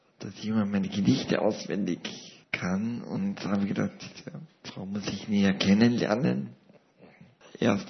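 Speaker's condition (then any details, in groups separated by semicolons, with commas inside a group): Paralysis with ventilator dependence; lives with ventilator, personal assistance in daily life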